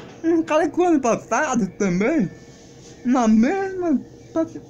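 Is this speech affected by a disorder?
Yes: cerebral palsy.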